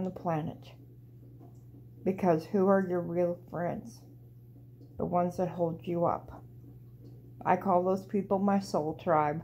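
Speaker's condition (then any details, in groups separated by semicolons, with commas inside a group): Cerebral palsy; walks flat-footed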